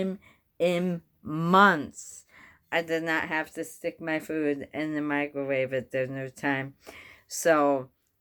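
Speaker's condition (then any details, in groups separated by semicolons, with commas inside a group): Bulbar onset ALS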